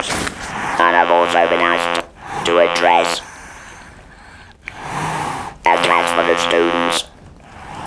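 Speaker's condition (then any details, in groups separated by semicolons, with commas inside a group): Laryngeal cancer with laryngectomy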